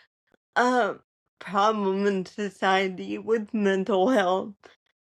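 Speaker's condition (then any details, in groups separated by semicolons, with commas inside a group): Cerebral palsy; spastic, ataxic features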